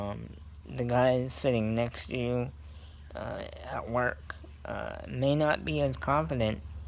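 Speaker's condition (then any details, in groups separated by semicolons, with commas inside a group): Cerebral palsy; scoliosis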